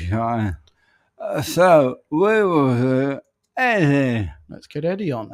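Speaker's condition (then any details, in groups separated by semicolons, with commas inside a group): ALS; speech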